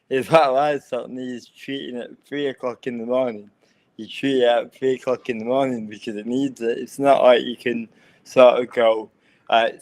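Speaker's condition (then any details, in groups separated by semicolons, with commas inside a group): Cerebral palsy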